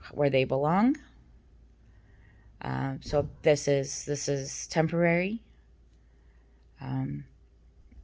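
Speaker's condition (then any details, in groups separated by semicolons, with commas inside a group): No condition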